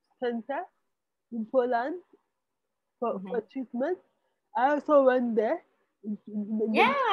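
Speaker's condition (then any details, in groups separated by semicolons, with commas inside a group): Spastic cerebral palsy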